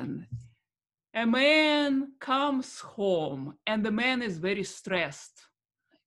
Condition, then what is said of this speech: Stuttering. And when I started thinking, okay, from time to time, I do speak with flow.